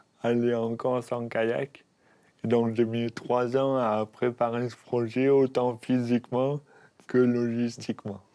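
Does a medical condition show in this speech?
Yes: dystonia; birth injury during delivery, affects motor control; speech difficulties.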